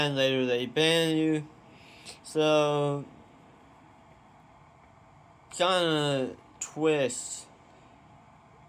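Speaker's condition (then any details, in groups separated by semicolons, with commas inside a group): Tongue cancer surgery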